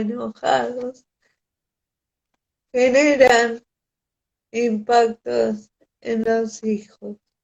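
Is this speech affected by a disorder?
Yes: cerebral palsy.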